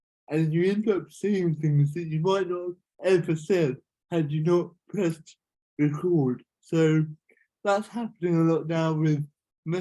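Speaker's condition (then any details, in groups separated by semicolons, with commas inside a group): Cerebral palsy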